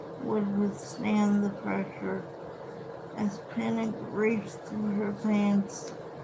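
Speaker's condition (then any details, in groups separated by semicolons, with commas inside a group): Cerebral palsy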